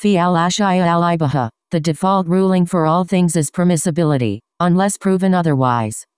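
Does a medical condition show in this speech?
No.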